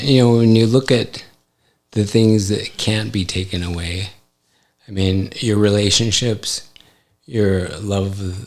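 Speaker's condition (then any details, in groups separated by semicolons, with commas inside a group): ALS; affects hand function; recently diagnosed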